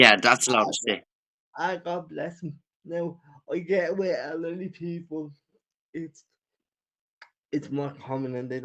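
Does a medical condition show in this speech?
Yes: cerebral palsy.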